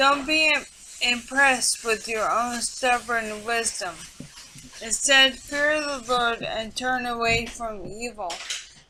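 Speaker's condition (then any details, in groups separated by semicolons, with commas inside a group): Multiple sclerosis; speech affected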